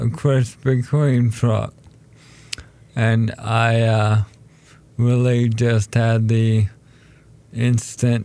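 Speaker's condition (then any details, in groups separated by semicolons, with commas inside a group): ALS; told condition is terminal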